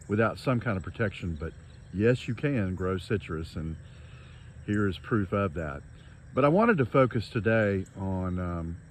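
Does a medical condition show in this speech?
No.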